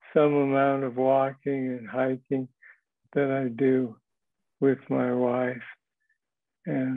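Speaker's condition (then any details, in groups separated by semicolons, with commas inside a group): Parkinson's disease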